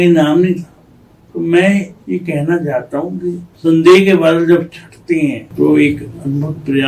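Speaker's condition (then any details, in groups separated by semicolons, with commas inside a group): Cerebral palsy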